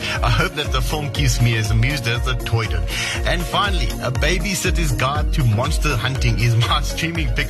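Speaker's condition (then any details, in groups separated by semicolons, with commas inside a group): No condition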